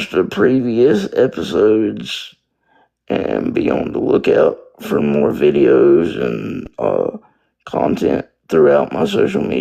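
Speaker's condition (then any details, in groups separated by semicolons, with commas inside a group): Spastic quadriplegic cerebral palsy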